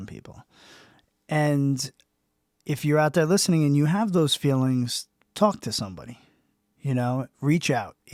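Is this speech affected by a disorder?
No.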